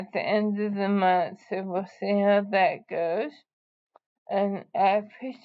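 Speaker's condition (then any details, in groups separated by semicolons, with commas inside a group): ALS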